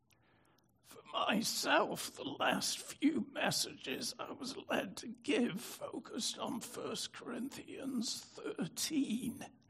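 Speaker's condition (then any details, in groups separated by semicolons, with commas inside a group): Spasmodic dystonia; prior stroke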